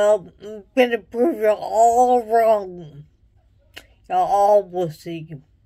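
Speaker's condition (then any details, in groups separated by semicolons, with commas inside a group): Traumatic brain injury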